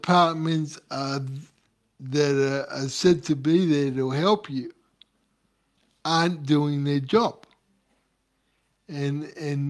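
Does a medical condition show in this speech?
Yes: cerebral palsy.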